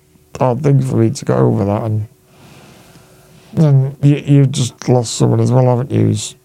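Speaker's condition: Duchenne muscular dystrophy; week in hospital

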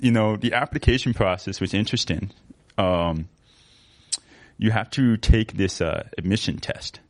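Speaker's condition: Severe to profound hearing loss, sensorineural hearing loss; cochlear implant right ear, implant plus hearing aid left, hearing aids from 2.5 for ten years

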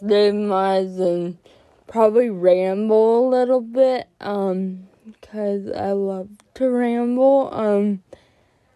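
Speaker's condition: Cerebral palsy; more jerking in class

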